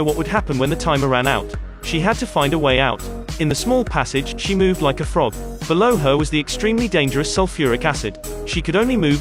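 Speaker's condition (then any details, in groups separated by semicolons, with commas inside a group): No condition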